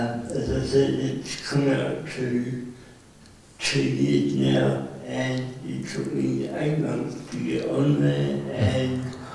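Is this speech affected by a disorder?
Yes: cerebral palsy; present since birth.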